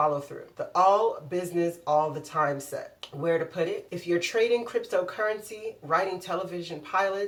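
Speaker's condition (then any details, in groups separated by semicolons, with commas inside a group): No condition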